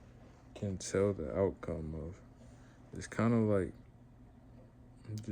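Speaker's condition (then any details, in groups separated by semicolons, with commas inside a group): No condition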